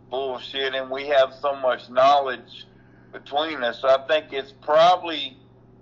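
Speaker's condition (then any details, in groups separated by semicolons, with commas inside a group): Cerebral palsy; running in yard days after taking ImmuCyst supplement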